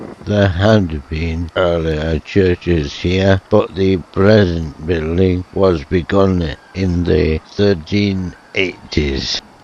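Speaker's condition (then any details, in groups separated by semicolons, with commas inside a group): Motor neuron disease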